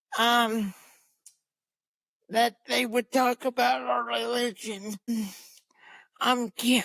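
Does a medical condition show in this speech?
Yes: cerebral palsy.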